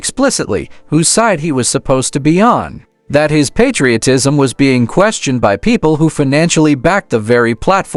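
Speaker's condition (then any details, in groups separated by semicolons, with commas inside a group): No condition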